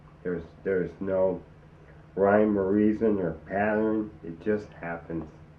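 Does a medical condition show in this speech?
Yes: ALS; onset in arms.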